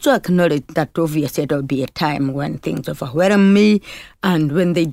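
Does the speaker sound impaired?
Yes: deafness (Usher syndrome); born deaf, Usher syndrome affecting hearing and sight, retinitis pigmentosa, diagnosed late after growing up deaf; did not speak well while growing up.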